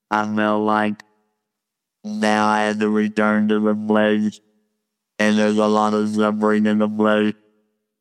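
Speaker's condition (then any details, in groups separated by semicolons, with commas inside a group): Laryngectomy, total laryngectomy with electrolarynx; voice box removed for laryngeal cancer from smoking cigarettes, electric wand held to throat; no current signs of cancer, speaks with handheld electric wand (electrolarynx) at throat; robotic electric wand voice, hard to understand at first, talking effortful, wand not hard to learn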